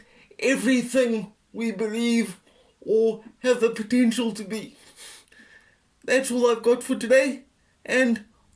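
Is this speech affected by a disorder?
Yes: quadriplegic cerebral palsy, severe.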